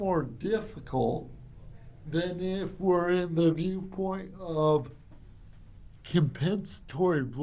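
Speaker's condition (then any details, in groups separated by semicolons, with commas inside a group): Cerebral palsy; from birth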